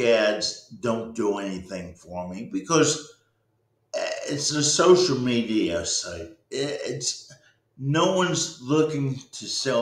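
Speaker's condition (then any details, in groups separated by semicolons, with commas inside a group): Cerebral palsy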